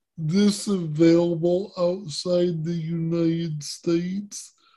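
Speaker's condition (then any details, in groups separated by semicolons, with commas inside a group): Cerebral palsy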